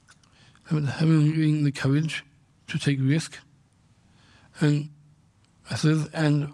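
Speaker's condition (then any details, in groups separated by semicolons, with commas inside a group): Down syndrome; congenital, diagnosed at birth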